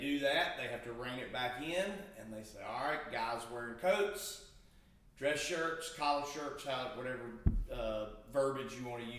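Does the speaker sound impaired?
No.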